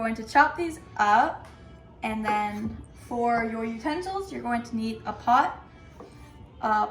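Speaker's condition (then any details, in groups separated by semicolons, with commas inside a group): No condition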